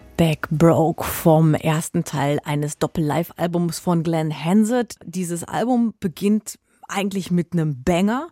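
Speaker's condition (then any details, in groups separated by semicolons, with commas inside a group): No condition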